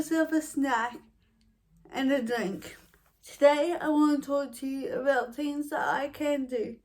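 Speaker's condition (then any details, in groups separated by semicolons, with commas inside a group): Cerebral palsy, mild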